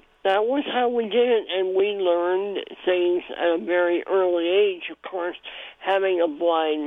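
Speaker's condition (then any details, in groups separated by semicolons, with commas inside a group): Cleft palate; congenital cleft palate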